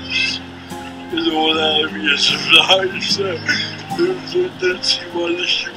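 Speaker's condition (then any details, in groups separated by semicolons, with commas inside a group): Cerebral palsy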